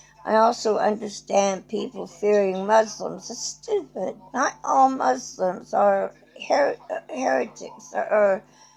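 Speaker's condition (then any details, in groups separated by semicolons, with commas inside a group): Cerebral palsy; present from birth, arthritic hips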